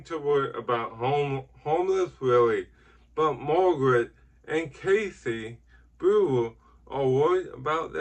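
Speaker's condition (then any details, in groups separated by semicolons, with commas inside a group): Ataxic cerebral palsy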